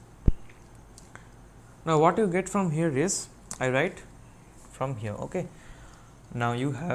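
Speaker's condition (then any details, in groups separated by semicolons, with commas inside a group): No condition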